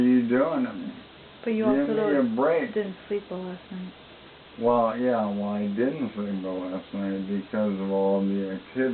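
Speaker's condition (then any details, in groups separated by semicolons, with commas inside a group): ALS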